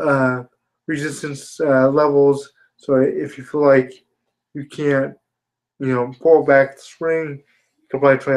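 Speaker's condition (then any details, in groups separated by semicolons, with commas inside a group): Spastic quadriplegia cerebral palsy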